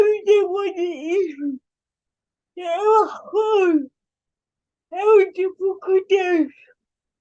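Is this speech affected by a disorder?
Yes: cerebral palsy; from birth, uses wheelchair.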